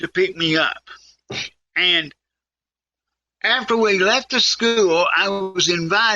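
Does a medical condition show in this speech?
Yes: cerebral palsy; can still talk.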